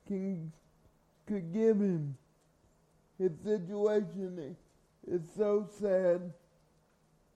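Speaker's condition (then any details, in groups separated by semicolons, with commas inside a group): Cerebral palsy; carried everywhere by parents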